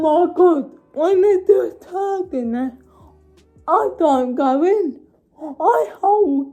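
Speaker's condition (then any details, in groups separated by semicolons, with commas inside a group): Cerebral palsy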